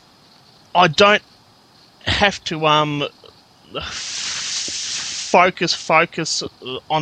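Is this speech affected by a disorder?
Yes: stuttering; described as never that bad; fluent when acting, stutters once fluency noticed, worse in small groups, rare at home unless angry; here repeated words, blocks.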